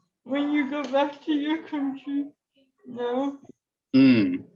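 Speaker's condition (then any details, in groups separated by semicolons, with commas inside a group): Cerebral palsy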